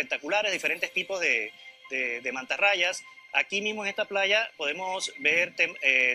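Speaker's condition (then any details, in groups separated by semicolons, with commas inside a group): No condition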